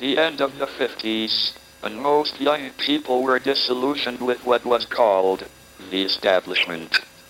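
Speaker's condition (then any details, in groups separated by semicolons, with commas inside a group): Motor neurone disease, speech-generating device; diagnosed at age 21, atypical case, not MS, initially given couple of years to live, uses voice synthesizer; speaks only through speech synthesizer, synthesizer mispronounces some names, needs phonetic respelling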